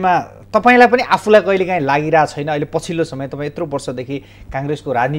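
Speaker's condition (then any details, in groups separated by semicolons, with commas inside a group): No condition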